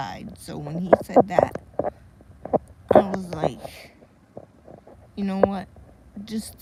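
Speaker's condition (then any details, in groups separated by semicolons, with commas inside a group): Cerebral palsy; sounds out of breath after therapy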